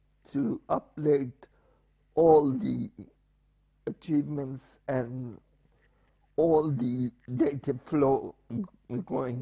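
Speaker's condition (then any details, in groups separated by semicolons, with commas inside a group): Spastic paraplegia with essential tremor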